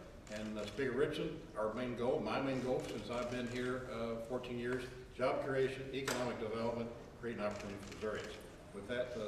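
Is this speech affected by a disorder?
No.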